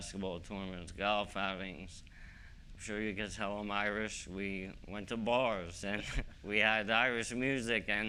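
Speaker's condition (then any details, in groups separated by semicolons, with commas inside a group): ALS; young-adult onset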